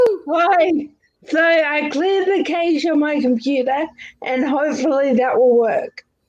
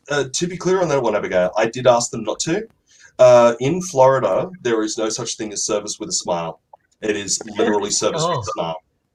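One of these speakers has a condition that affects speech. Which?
The first: cerebral palsy.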